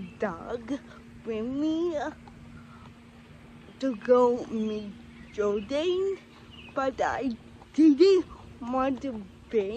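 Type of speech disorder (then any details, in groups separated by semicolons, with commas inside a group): Apraxia of speech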